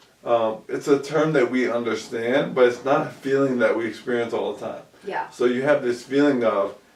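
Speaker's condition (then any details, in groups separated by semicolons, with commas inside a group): ALS; about 2 years since onset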